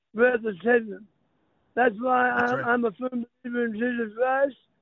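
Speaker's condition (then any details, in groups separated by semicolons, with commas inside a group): Throat cancer; sounds like a very unique accent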